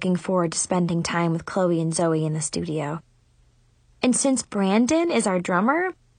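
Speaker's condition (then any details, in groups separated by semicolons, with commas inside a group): No condition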